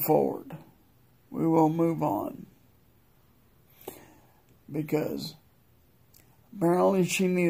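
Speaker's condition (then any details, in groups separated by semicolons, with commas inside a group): Multiple sclerosis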